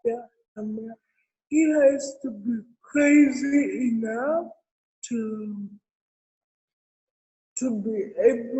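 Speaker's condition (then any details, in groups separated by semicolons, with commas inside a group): Cerebral palsy; from birth, medical negligence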